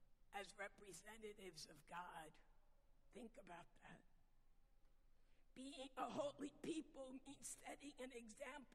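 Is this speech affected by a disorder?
Yes: vocal dysphonia; noticeably sultry voice.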